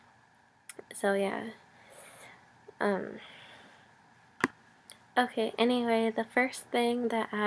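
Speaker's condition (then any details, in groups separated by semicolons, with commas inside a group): No condition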